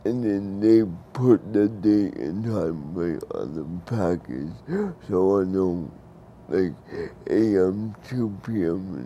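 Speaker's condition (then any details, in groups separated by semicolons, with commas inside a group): Cerebral palsy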